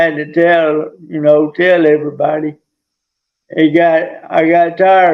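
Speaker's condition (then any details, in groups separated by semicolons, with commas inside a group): Traumatic brain injury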